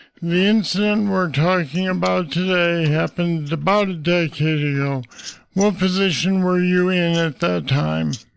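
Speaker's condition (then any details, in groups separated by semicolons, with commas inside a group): Parkinson's disease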